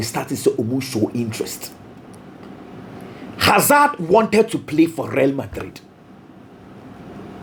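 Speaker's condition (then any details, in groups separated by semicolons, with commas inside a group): No condition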